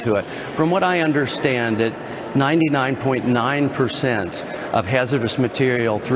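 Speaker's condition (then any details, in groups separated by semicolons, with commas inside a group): No condition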